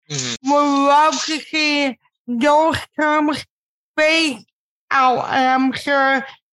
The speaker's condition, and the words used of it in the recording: Cerebral palsy. I am ambulatory, but I use more like chair. I have impaired speech.